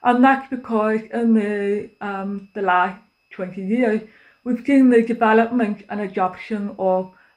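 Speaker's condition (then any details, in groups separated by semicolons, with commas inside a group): Deafness; cannot use telephone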